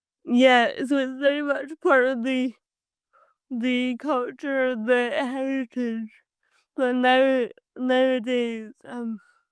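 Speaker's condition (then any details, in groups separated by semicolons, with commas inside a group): Cerebral palsy; from birth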